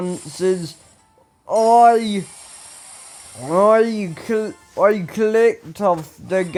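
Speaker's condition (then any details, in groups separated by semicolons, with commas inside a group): Ataxia; speech recently worse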